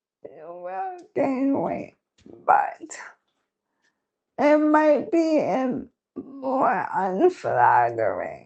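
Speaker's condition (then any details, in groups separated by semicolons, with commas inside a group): ALS; feeding tube; diagnosed at age 29; later insufficient oral intake, breathing impacted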